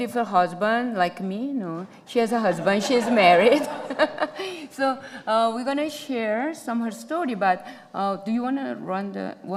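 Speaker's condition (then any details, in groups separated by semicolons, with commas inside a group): No condition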